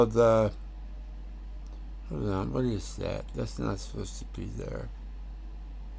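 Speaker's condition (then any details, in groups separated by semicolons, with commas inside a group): Tongue cancer; tongue tumor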